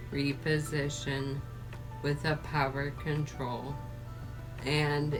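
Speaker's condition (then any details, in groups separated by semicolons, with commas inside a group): ALS; ALS, G-tube for feeding and medications; bed-bound quadriplegic, breathing equipment, wheelchair, daily cough exercises; slightly altered from tongue difficulty, harder swallowing, no sound when breathless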